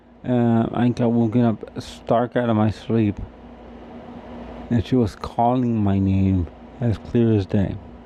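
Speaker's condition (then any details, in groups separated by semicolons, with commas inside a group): Cerebral palsy; difficulty eating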